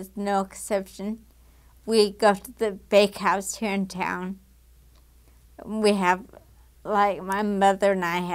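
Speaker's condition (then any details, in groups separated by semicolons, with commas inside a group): Damaged diaphragm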